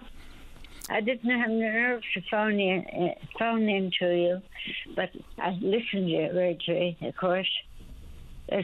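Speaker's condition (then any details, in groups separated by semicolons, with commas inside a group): Speech impediment after stroke, mild; stroke a couple of years ago; some words may need clarifying, son Chess offers to clarify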